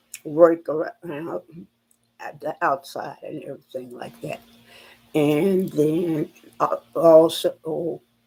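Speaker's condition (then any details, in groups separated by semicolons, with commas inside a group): Spinal neurosarcoidosis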